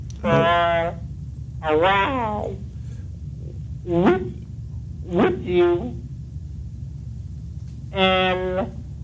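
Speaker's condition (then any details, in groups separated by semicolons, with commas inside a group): Cerebral palsy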